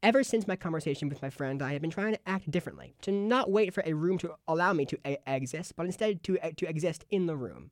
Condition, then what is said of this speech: Stuttering. It means all that I bring to this world, through my stuttering voice and my anxious mind.